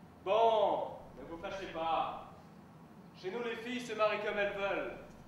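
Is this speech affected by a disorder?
No.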